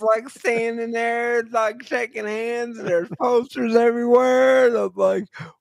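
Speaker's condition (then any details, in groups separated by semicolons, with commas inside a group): Cerebral palsy; voice always shot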